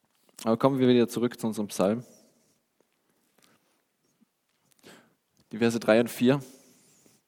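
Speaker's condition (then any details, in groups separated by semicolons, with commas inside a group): No condition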